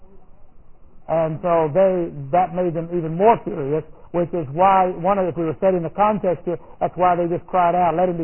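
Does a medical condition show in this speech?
No.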